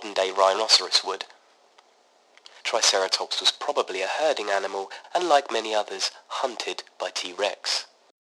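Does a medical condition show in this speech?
No.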